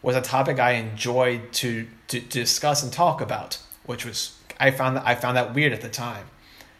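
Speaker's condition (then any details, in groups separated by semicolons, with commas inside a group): Stuttering; person who stutters; rough stuttering moments at times, word and phrase repetitions, fillers; repeated sounds, repeated words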